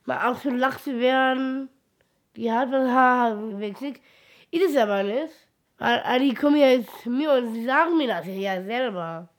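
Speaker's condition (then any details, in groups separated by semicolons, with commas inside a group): Down syndrome; features visible at birth, glasses from age two, tongue control training, gymnastics, ballet, flute lessons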